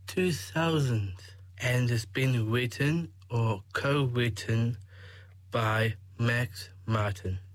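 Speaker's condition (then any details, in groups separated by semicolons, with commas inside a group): Down syndrome; 21 years old; age 21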